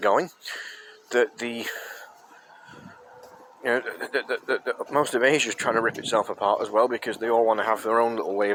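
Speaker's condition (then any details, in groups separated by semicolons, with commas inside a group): No condition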